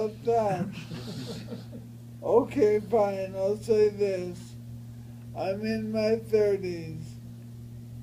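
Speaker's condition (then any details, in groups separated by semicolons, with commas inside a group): Brain injury; traumatic brain injury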